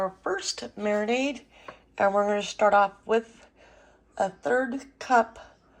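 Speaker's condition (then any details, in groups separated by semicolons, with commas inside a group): No condition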